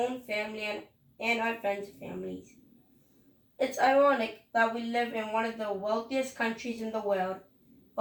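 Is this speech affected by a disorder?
No.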